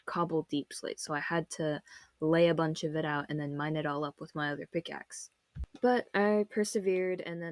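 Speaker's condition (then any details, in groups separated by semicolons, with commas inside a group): No condition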